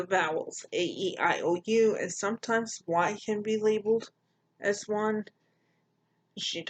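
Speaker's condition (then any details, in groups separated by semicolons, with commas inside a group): Cerebral palsy; poor balance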